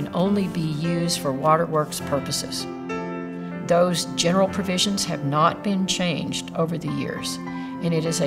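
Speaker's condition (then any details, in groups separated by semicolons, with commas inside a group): No condition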